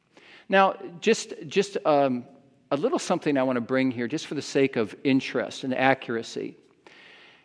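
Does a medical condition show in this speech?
No.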